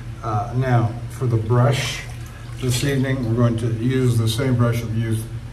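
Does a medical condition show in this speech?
No.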